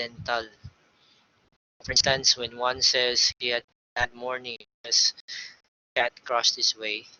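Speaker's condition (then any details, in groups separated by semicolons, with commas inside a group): No condition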